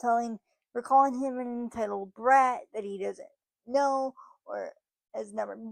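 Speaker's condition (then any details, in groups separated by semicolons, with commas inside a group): Cerebral palsy, spastic; from birth, muscle spasms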